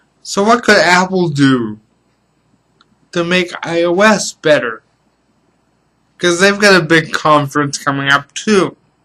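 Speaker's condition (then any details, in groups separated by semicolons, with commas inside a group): Cerebral palsy; stable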